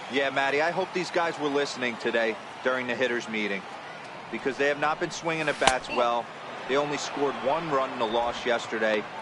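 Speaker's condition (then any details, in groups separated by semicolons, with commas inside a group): No condition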